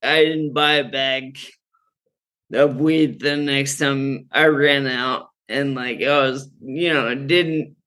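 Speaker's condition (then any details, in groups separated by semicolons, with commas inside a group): Friedreich's ataxia; sleep; ataxia worse when not well-rested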